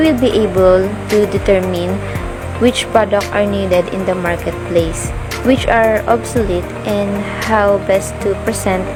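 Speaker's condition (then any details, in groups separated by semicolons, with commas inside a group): No condition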